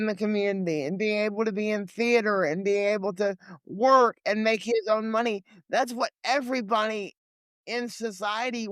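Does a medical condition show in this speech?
Yes: cerebral palsy; limited mobility, legs.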